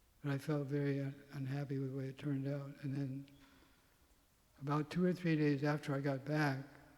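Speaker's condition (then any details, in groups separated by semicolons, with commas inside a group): Parkinson's; tremor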